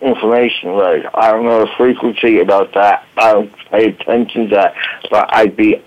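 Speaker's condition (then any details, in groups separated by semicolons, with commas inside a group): Voice box damage from tracheostomy; traumatic brain injury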